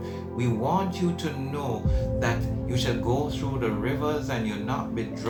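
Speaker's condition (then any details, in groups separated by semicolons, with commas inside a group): No condition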